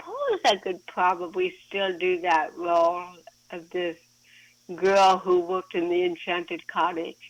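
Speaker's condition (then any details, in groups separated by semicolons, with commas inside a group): Cerebral palsy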